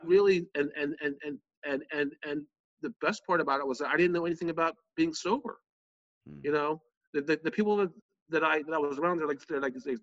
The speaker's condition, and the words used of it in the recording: Stuttering. Oh my God, I, I, I stuttered and you know, my big is I'm always like I'm stuttering and I mumble and blah blah blah.